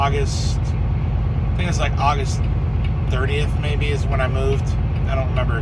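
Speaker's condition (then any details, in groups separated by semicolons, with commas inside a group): No condition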